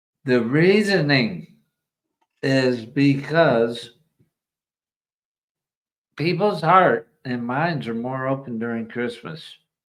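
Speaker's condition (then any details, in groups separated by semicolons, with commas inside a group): ALS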